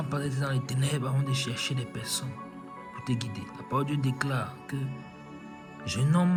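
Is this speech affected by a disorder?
No.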